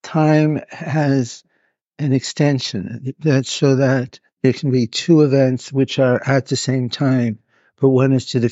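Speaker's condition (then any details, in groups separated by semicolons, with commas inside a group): Parkinson's; neurological disorder, hidden from others in early stages, now openly shown; needs to move about while filmed; audio hard to capture at points, partly due to movement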